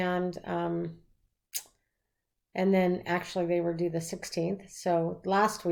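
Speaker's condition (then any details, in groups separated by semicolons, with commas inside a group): No condition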